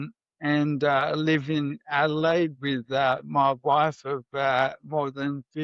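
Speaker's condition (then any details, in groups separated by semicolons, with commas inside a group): MND; voice may sound shaky from clonus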